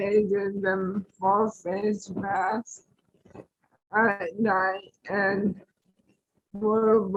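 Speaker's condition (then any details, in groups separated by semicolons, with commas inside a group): ALS; tracheostomy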